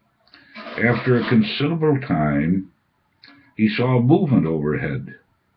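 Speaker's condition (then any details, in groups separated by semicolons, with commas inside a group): No condition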